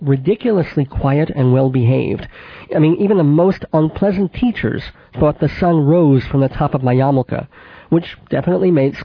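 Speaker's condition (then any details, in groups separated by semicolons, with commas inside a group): Cleft palate with lisp; therapy with Mrs. Adler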